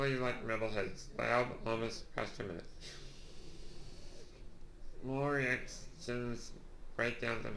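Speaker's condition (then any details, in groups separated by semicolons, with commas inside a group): Duchenne muscular dystrophy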